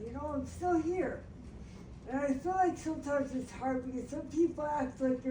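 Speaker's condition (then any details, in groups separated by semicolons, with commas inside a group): Brain injury; language and motor speech problems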